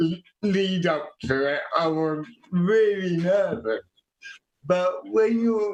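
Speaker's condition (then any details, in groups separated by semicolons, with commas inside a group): Quadriplegic cerebral palsy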